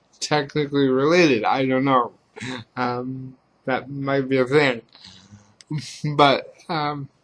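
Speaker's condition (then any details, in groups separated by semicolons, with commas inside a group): Cerebral palsy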